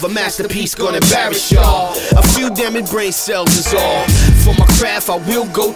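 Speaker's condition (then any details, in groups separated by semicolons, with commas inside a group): No condition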